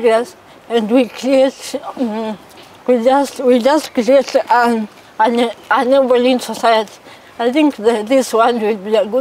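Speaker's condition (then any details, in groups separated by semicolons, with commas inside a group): Cerebral palsy; from birth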